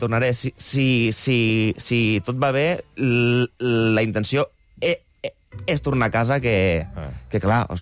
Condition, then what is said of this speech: Stuttering. Hem de dir que sí, o sigui, que és que sóc tartamut, que no és la ràdio, sí, això... que us està anant malament ara, al ràdio.